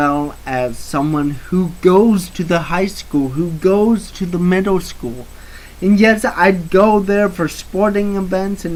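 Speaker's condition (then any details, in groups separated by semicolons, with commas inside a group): Cerebral palsy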